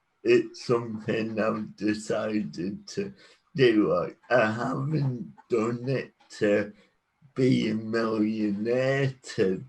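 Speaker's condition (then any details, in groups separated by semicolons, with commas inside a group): Cerebral palsy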